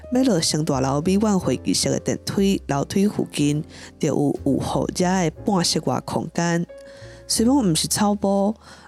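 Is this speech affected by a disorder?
No.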